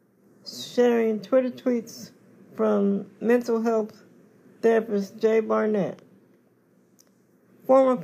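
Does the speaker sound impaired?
Yes: cerebral palsy; confined to wheelchair.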